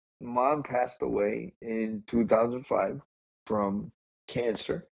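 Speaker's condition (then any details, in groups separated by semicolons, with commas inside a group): Cerebral palsy; said to be able to speak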